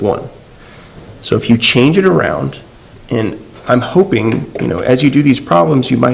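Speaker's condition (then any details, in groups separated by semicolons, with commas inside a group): No condition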